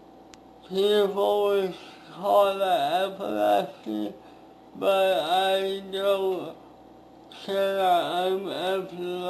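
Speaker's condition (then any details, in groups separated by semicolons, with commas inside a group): Speech impairment after birth surgery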